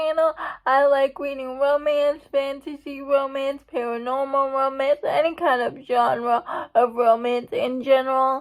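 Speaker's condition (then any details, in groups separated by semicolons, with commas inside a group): Cerebral palsy; uses wheelchair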